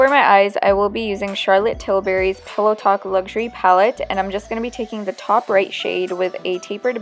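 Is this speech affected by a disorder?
No.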